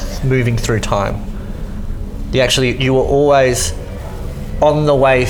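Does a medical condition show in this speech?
Yes: cleft lip and palate; congenital cleft lip and palate, repeated hospital stays and surgeries as a baby.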